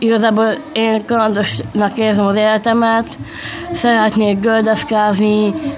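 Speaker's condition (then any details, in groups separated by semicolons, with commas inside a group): Down syndrome; congenital, extra chromosome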